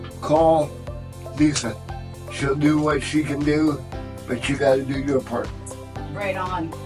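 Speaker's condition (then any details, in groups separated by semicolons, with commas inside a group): Cerebral palsy; spastic, spasms limit movement; tight hips, hamstrings and calves, chiropractic care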